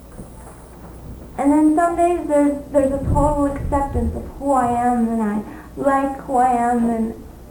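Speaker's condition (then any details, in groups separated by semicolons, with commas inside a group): Cerebral palsy; speaks fluently with few pauses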